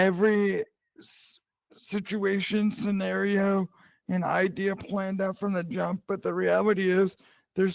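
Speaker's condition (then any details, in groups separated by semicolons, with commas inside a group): Cerebral palsy; present from birth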